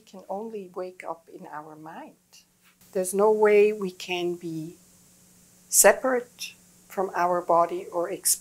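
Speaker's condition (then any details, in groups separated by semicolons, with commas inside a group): No condition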